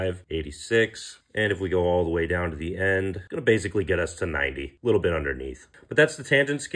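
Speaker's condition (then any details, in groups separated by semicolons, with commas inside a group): No condition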